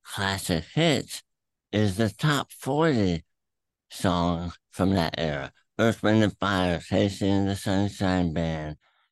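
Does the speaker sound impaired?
Yes: throat cancer, tumor through tongue, attached to epiglottis.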